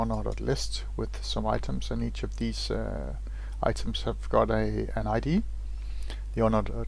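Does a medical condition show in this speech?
No.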